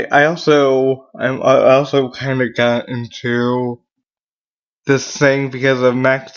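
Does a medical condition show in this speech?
Yes: cerebral palsy; mild.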